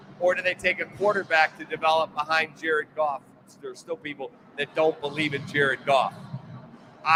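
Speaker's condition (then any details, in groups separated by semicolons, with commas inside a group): No condition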